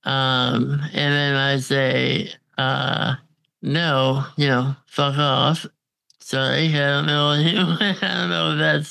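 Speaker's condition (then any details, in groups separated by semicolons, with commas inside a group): Congenital muscular dystrophy; on a ventilator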